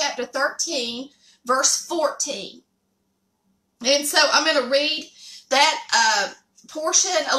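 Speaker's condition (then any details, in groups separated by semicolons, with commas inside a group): No condition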